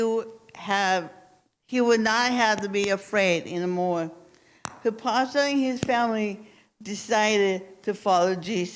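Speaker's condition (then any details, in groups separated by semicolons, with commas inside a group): Cerebral palsy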